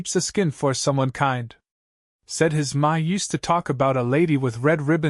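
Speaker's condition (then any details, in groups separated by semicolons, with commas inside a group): No condition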